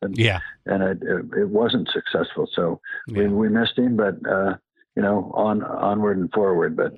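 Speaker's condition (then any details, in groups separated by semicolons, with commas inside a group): Parkinson's disease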